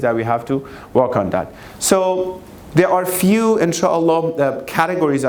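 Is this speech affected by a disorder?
No.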